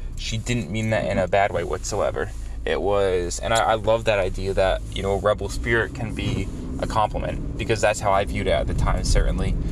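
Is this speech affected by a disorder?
No.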